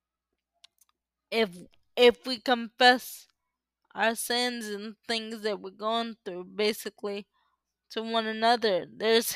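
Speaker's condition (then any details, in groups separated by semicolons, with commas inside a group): Cerebral palsy; uses power wheelchair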